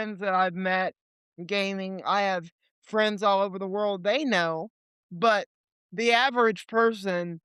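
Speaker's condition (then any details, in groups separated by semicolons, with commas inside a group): Cerebral palsy; limited mobility, legs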